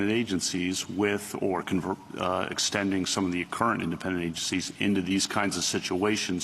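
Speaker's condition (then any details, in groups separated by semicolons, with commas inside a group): No condition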